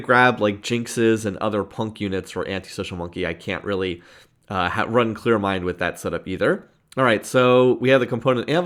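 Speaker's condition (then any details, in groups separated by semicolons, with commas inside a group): No condition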